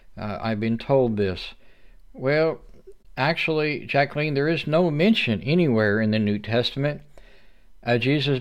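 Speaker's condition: No condition

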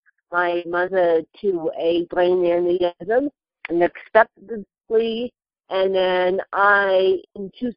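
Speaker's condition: Cerebral palsy; present from birth, lost ability to walk, near-fatal back operation in children's hospital left paralysis; can type but very slowly, writes books using Apple Siri speech dictation

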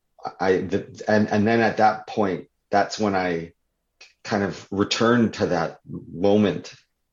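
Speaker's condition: Stuttering; stutter since childhood, ongoing as adult; unpredictable which words will be hard to say, constant ambush, words felt physically throughout body; repeated sounds

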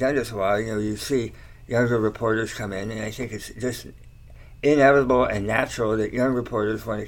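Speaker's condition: Tongue cancer surgery; slight slur, talks okay

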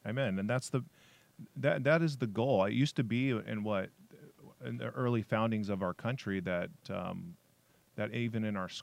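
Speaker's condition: No condition

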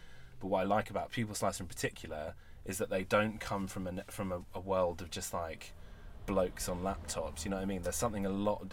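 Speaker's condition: No condition

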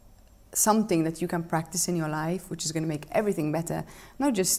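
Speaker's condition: No condition

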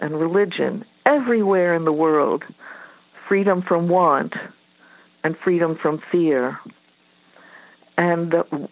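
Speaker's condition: No condition

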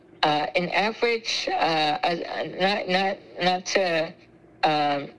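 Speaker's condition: Spinal muscular atrophy; congenital, terminal, given 10 years to live, feeding tube, ventilator, cough assist, suction machine, nebulizers, CPT vest; night ventilator 13 hours, lung medications every 4 hours, no breathing treatment 48 hours, oxygen standby; trouble chewing and swallowing, high choking risk, secretions stay in lungs, fluids via feeding tube

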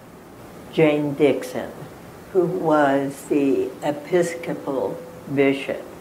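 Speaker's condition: Spasmodic dysphonia; could not talk for 4 months before diagnosis

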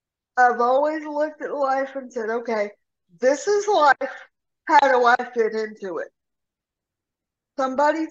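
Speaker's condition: Cerebral palsy; severe rotator cuff tear

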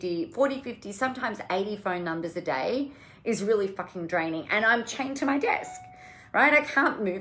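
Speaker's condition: No condition

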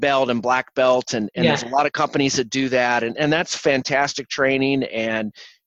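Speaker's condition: No condition

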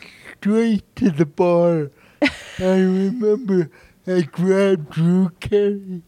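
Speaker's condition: Cerebral palsy; no medication

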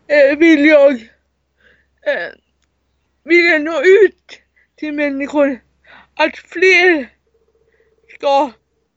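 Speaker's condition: Cerebral palsy, severe

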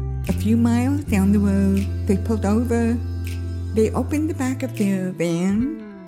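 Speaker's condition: Deafness

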